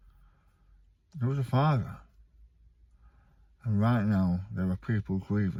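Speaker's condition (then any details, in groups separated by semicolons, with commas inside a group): Stage 4 tongue cancer, hemiglossectomy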